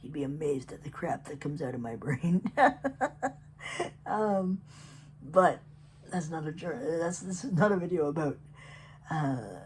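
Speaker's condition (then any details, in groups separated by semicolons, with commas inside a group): Cerebral palsy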